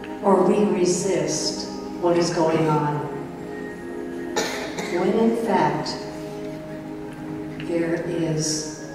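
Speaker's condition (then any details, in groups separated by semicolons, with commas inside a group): No condition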